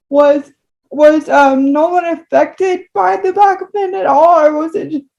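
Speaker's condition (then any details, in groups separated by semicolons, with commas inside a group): Cerebral palsy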